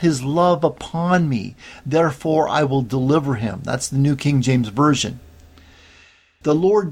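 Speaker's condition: No condition

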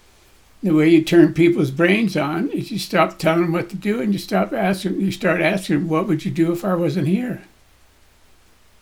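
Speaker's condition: Parkinson's disease; voice shakes, body shakes

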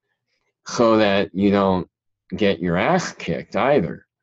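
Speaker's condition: Cleft palate; present since childhood

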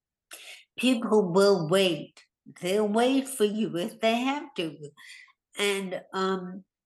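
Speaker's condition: Hemorrhagic stroke; more than a year after stroke

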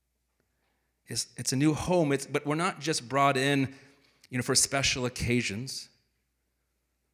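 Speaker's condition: No condition

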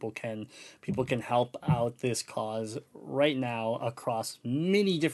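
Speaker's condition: Cleft palate; childhood surgeries at children's hospital

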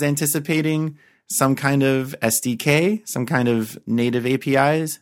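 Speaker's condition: No condition

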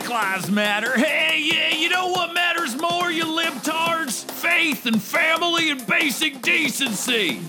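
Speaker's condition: No condition

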